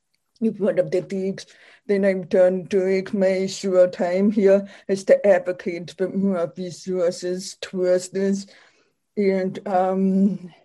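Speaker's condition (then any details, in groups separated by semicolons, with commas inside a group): Deafness; speaks for self, also uses sign language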